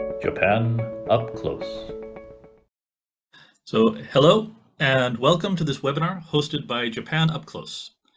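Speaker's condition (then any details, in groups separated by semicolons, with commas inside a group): No condition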